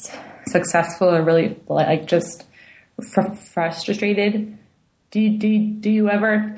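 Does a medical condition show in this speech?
Yes: stuttering; intensive program, desensitization, open clean stuttering, dropped vocal flow management, fluency shaping, breathing techniques; uses pausing and rate control, which help reduce stuttering; stuttering still present; here repeated sounds, prolonged sounds.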